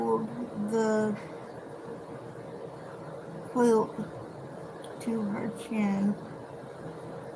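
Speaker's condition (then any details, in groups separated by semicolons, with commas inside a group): Cerebral palsy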